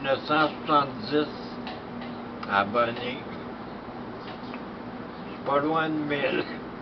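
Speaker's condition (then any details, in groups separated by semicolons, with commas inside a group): Traumatic brain injury; surgery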